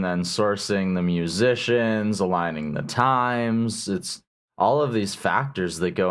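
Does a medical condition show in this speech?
No.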